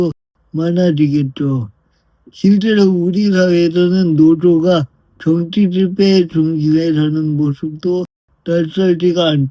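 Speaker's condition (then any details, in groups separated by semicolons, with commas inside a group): Brain lesion disability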